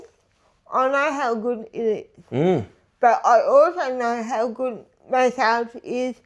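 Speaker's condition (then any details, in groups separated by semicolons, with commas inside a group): Disability affecting speech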